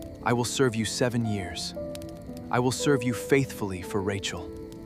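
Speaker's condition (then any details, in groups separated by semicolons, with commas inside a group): No condition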